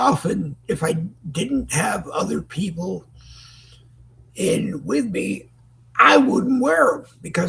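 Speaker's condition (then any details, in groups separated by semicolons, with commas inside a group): Lewy body dementia; Parkinson's-linked form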